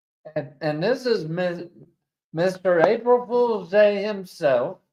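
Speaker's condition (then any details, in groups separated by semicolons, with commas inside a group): ALS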